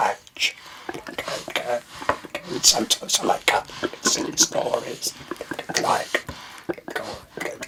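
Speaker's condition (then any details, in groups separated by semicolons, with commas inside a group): Total laryngectomy; larynx surgically removed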